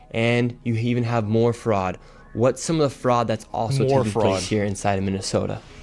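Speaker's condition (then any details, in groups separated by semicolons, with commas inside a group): No condition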